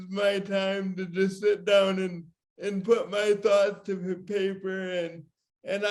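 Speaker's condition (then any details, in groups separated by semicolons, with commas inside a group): Cerebral palsy; from birth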